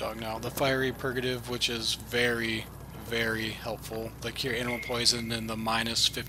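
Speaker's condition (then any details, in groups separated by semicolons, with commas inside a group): No condition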